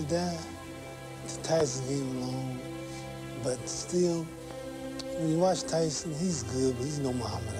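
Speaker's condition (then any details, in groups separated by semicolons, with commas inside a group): Parkinson's syndrome; mild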